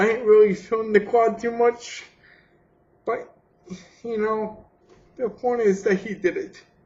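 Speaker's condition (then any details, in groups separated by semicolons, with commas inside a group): Cerebral palsy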